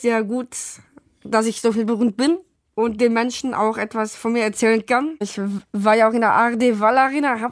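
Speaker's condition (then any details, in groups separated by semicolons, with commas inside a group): Down syndrome; congenital, from birth, several diagnoses at birth, nearly 3 months in hospital after birth; 20 years old; cannot speak freely very well, read prepared question aloud at wahlkampfarena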